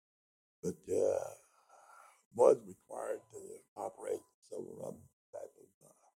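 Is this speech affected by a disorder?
Yes: speech impediment.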